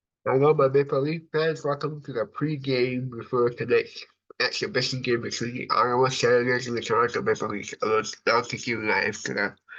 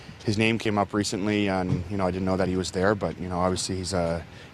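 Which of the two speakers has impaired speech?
The first: cerebral palsy; from birth, affects brain and body muscles.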